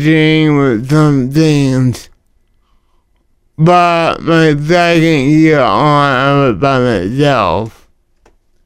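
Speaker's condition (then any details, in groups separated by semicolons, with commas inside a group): Cerebral palsy; talking affected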